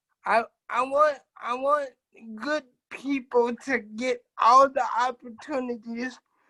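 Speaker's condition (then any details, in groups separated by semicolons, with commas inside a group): Cerebral palsy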